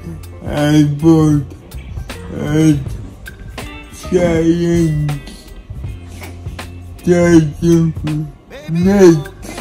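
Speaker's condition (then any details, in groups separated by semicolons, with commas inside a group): Cerebral palsy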